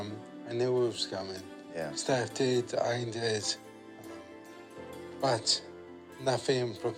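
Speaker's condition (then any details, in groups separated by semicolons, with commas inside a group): Motor neurone disease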